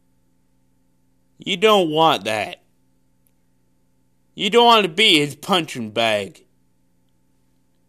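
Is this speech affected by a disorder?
Yes: cerebral palsy; born with condition.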